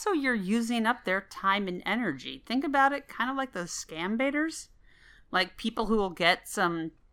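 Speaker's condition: No condition

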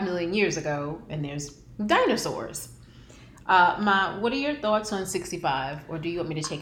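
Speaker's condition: No condition

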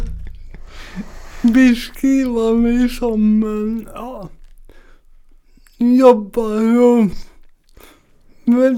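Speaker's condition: Cerebral palsy; mainly affects speech and balance

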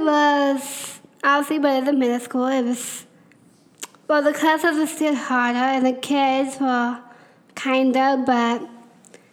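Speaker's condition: Down syndrome; speaking among more difficult things, way of talking might seem weird

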